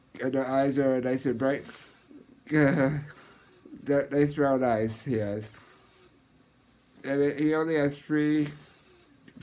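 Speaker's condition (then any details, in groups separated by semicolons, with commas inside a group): Muscular dystrophy, Duchenne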